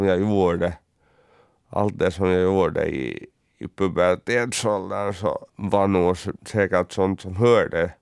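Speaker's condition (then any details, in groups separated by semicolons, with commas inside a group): Cerebral palsy; uses wheelchair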